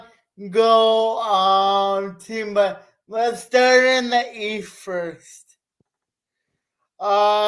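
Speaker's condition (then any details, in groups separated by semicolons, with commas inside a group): Cerebral palsy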